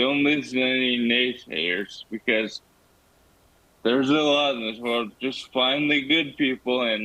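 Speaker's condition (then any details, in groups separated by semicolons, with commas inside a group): Traumatic brain injury, severe; fall from three-story building; about 5 years since injury, after rehab; speech issues since injury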